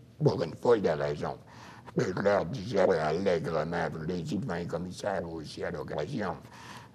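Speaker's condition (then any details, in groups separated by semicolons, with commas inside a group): Throat cancer, voice prosthesis; laryngectomy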